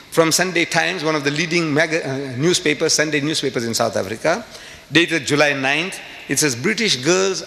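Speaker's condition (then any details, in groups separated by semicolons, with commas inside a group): No condition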